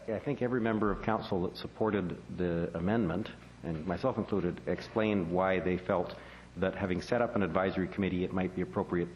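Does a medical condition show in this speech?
No.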